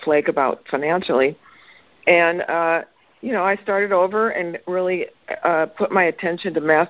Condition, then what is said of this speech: No condition.